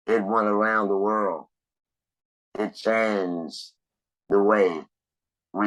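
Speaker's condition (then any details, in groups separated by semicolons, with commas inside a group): Laryngectomy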